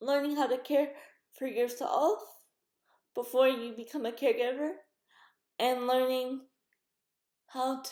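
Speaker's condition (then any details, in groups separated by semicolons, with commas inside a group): Cerebral palsy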